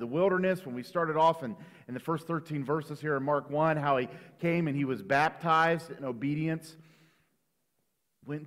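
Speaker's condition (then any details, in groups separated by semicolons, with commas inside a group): No condition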